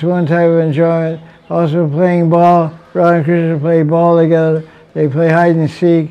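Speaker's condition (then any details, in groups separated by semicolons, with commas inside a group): Deafness; finds sound way too loud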